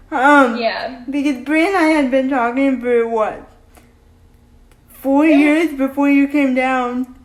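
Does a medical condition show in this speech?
Yes: cerebral palsy; uses wheelchair; can speak.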